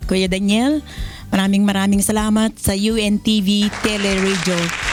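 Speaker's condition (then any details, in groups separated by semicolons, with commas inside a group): No condition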